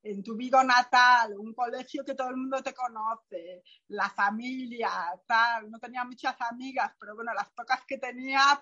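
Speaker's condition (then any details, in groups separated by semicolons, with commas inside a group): Profound bilateral hearing loss, post-meningitis profound bilateral sensorineural hearing loss; relies on lip reading and facial gestures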